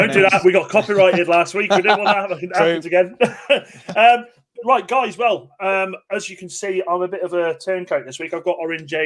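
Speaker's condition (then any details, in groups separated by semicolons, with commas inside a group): No condition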